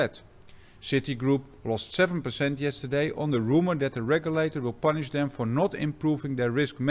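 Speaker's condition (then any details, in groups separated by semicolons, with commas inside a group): No condition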